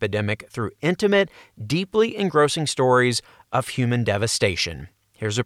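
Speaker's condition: No condition

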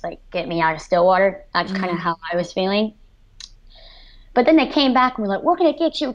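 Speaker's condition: Cleft lip and palate, severe

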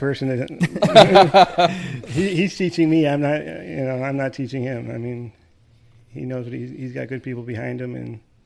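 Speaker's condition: Parkinson's; diagnosed at age 44; boxing training at UFC gym as therapy, on medication, doing well

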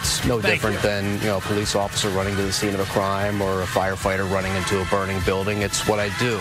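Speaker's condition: No condition

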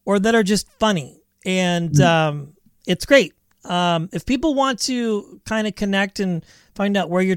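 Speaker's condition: No condition

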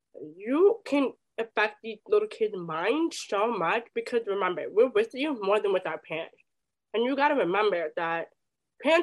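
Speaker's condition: Deafness, hard of hearing; relearned hearing

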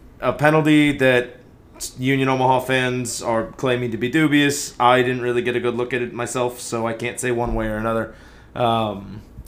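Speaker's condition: No condition

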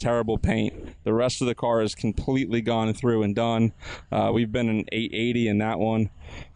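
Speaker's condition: No condition

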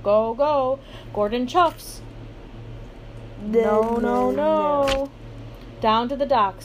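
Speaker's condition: No condition

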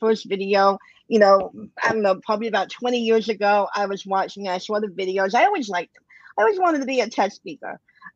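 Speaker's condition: Cleft lip and palate, bilateral

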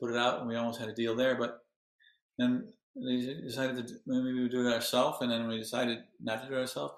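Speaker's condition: Parkinson's disease; onset age 42, 19 years since, medicine four times daily plus Indian bean, hospital physical therapy; tremor largely controlled, tips over a lot, balance problems, some regression, trying new drugs, daily exercises; hard on voice, needs about two weeks of singing practice to regain voice

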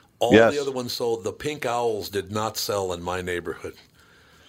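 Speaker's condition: No condition

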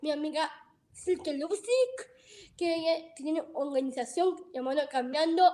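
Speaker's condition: Down syndrome; about 21 years since birth

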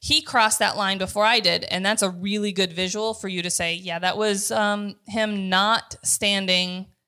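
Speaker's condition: No condition

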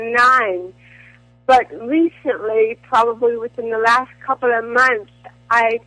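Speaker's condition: Cerebral palsy; dependent on Botox

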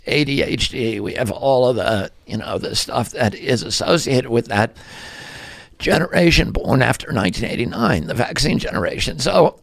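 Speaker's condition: Spasmodic dystonia; voice affected

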